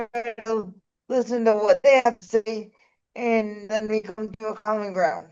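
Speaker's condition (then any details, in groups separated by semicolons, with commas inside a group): Cerebral palsy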